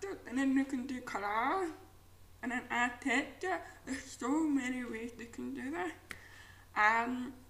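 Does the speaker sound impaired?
Yes: profound deafness; present since birth, struggled with hearing before implant; cochlear implant two years ago, now hears many previously unheard sounds; unsure whether speech clear enough to understand, captions provided for accessibility.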